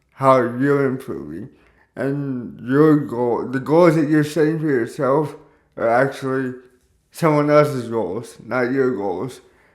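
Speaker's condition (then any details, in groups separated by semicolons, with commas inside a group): Cerebral palsy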